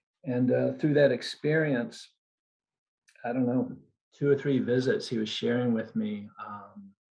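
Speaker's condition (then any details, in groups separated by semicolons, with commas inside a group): No condition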